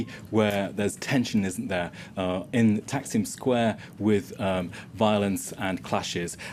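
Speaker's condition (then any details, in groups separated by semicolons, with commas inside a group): No condition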